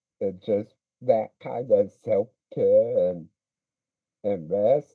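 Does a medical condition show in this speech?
Yes: speech impediment; cerebral palsy considered but did not fit.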